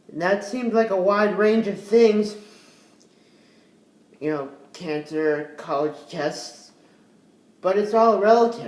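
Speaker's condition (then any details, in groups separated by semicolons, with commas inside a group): Cerebral palsy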